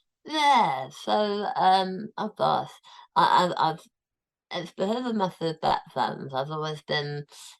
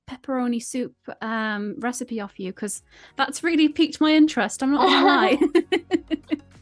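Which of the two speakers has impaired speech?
The first: tongue cancer, tongue removed; almost entire tongue removed, five millimeters left; post-surgery, cancer-free, diagnosed stage 4; relearned eating, liquids to purees.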